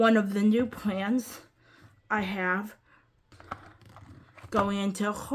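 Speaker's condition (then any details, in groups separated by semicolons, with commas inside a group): Cerebral palsy, quadriplegic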